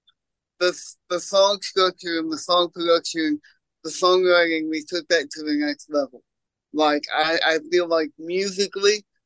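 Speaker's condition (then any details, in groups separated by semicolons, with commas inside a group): Cerebral palsy; congenital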